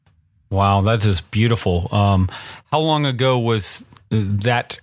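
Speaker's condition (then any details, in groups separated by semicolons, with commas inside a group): No condition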